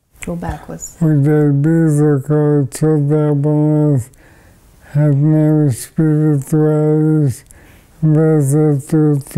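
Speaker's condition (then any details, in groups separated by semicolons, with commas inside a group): ALS; weakened after viral infection, leg discomfort, barely able to lift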